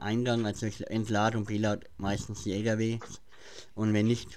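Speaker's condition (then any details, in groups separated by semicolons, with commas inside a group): Cleft palate; cleft palate present since childhood, speech impediment; listeners messaged that he cannot be understood, mimicked and mocked when reading aloud at school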